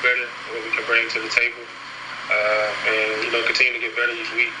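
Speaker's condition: No condition

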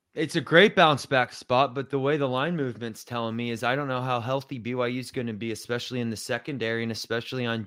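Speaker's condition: No condition

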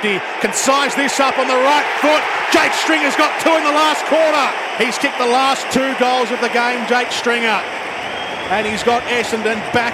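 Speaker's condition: No condition

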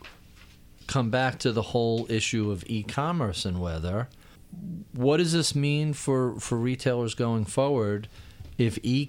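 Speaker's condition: No condition

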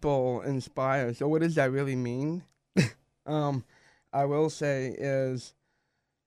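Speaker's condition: Down syndrome

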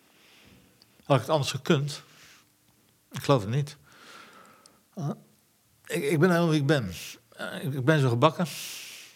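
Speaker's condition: Parkinson's disease; progressive incurable Parkinson's disease, diagnosed years ago, already ill before diagnosis, 50% dementia risk, heading toward invalidity; pain, abdominal pain from constipation, fatigue, unsteady, falls including off bicycle, reading own book aloud beyond strength; speaks with difficulty, half purely Parkinson motor problem, emotional tearfulness partly from disease

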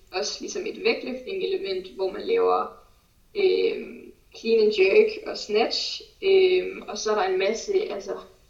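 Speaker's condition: No condition

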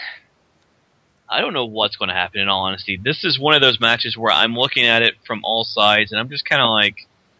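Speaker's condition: No condition

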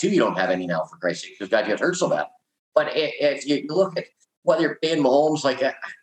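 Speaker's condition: No condition

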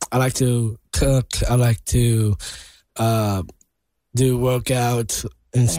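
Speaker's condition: Down syndrome

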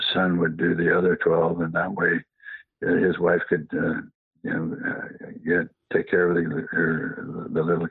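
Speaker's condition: Parkinson's; past cancer

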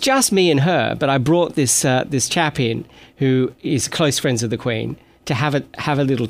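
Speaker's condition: No condition

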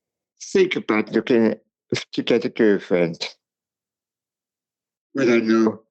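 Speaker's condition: Cerebral palsy; speech impairment

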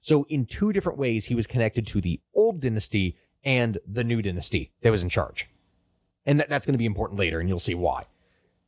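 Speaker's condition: No condition

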